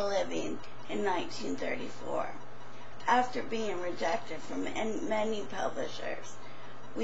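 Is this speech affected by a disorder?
Yes: traumatic brain injury.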